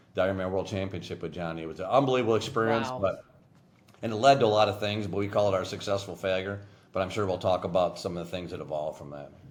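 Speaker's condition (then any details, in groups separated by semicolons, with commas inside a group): No condition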